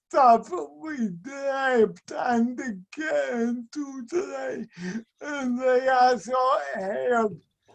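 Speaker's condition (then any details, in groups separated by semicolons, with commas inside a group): Speech and mobility impairment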